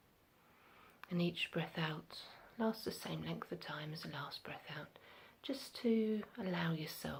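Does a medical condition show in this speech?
No.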